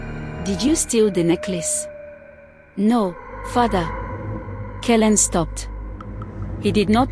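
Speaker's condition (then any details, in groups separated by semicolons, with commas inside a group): No condition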